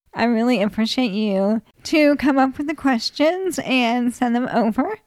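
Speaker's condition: ALS; worst atrophy in diaphragm

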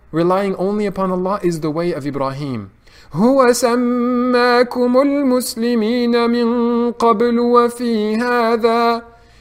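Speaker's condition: No condition

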